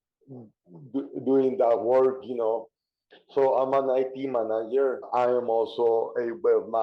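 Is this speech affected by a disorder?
Yes: cerebral palsy; diagnosed in childhood.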